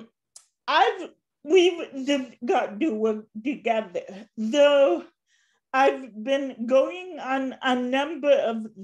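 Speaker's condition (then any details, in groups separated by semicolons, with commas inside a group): Cerebral palsy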